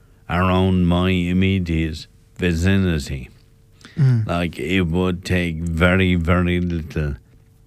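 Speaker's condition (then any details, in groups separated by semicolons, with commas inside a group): Motor neurone disease, slowly progressing semi-benign variant; slurred voice, sounds drunk, voice change followed balance problems, deliberate pauses while speaking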